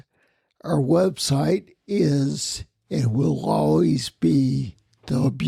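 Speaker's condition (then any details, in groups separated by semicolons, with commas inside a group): Spinocerebellar ataxia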